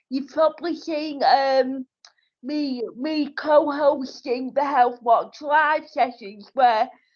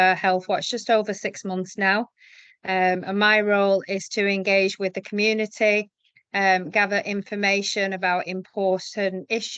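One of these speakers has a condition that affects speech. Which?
The first: cerebral palsy; wheelchair user, physical disability.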